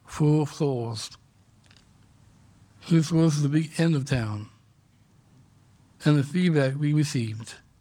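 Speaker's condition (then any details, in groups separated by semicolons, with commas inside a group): Down syndrome; congenital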